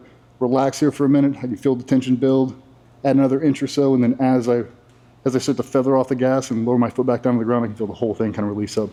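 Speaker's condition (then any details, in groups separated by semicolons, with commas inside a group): No condition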